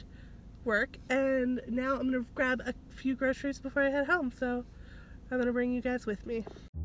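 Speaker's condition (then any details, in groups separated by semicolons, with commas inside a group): No condition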